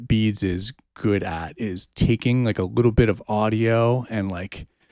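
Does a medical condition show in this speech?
No.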